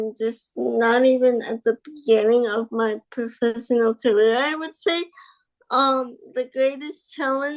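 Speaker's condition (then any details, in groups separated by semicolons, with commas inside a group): Spastic quadriplegic cerebral palsy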